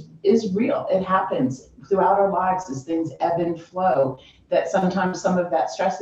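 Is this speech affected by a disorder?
No.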